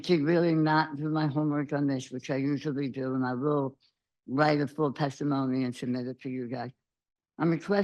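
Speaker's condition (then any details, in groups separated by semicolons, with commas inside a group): Throat cancer survivor; speech may be hard to understand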